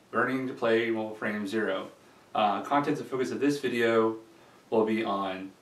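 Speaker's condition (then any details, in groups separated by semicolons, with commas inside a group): No condition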